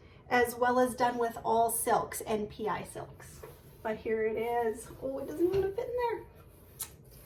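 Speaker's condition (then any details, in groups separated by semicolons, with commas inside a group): No condition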